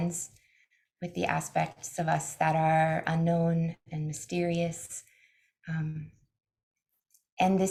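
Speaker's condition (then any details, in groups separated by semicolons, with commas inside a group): No condition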